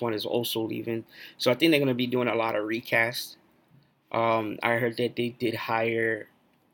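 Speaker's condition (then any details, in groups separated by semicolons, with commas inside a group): No condition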